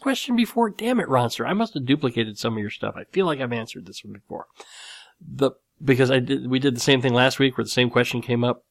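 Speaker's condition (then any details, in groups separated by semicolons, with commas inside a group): Cleft lip and palate; series of plastic surgeries for repair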